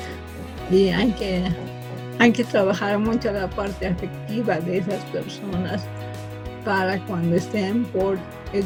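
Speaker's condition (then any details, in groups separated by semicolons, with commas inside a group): Cerebral palsy from birth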